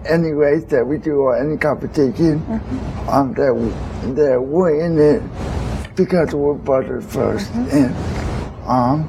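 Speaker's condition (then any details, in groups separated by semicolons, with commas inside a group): Cerebral palsy; early prediction of no speech, now speaks in interview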